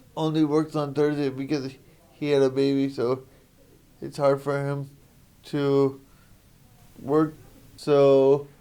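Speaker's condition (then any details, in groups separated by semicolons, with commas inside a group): Spastic quadriplegic cerebral palsy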